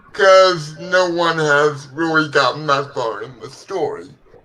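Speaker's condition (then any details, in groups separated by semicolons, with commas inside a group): Cerebral palsy; legs affected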